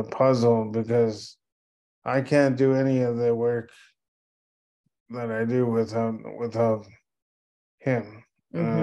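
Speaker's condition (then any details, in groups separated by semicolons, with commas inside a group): Cerebral palsy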